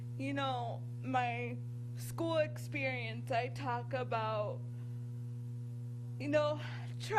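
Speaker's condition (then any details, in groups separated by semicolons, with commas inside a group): Cerebral palsy; from birth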